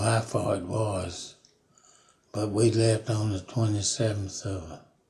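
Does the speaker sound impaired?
Yes: Parkinson's; about 5 years since onset.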